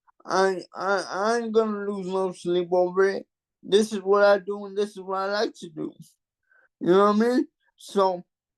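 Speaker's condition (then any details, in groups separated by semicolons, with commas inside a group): Cerebral palsy; mild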